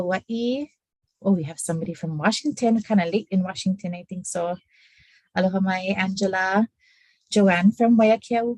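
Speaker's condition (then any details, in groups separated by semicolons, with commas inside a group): No condition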